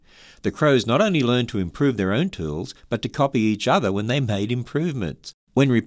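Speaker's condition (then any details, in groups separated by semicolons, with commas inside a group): No condition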